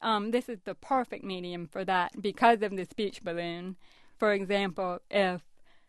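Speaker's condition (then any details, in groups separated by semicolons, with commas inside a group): Deafness; wears hearing aids, lip reader, as schoolchild used microphone amplifying teacher's voice; understands speech via sound plus lip reading, voices garbled without seeing lips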